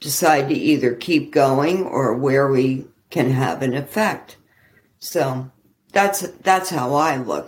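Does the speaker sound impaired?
Yes: ALS; walking impaired.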